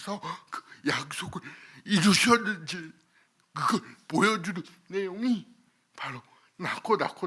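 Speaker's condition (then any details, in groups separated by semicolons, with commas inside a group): Cerebral palsy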